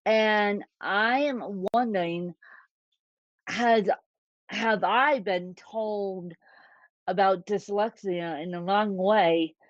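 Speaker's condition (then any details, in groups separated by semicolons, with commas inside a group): Cerebral palsy, mixed, moderate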